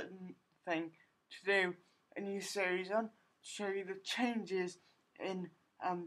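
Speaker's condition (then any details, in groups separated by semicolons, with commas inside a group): Cerebral palsy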